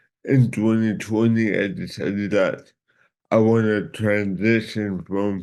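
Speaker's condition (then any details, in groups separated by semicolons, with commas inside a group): Cerebral palsy; from birth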